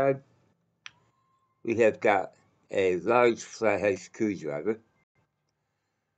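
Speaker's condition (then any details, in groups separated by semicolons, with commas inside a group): Mouth cancer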